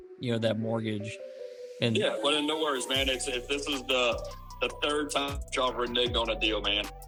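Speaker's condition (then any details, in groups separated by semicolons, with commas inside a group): No condition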